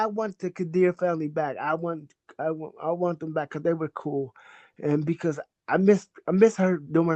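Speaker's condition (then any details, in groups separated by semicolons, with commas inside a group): Cerebral palsy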